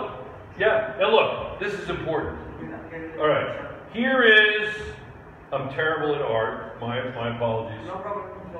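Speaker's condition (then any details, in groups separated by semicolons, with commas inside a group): No condition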